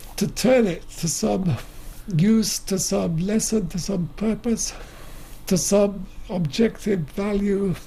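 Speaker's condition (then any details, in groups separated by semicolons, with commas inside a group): Motor neuron disease; wheelchair user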